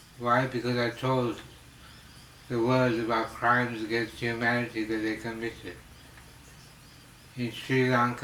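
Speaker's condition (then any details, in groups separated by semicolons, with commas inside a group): Slurred speech from poisoning; hypersalivation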